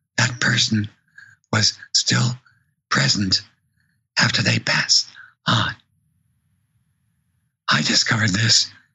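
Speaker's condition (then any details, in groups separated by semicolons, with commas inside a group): Vocal cord paralysis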